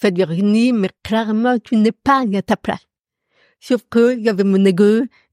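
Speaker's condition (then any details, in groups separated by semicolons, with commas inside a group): Profound deafness; noticeable to everyone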